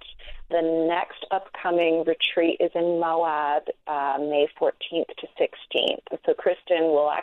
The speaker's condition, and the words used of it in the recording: None; typical speech.